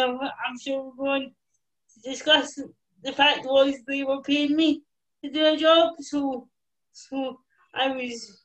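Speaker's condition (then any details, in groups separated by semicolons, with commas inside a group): Cerebral palsy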